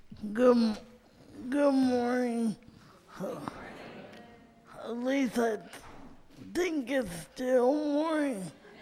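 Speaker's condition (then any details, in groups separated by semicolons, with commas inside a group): Cerebral palsy; from birth, uses wheelchair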